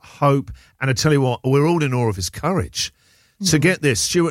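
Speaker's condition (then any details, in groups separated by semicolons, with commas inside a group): No condition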